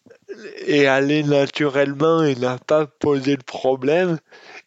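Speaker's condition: Dystonia; congenital

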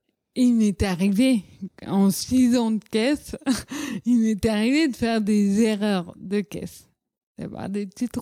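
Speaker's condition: Cerebral palsy; all rehabilitation including physiotherapy stopped at age 18, speech and psychomotor therapy stopped earlier

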